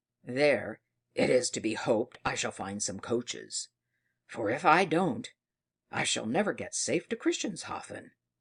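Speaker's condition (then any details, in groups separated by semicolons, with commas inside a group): No condition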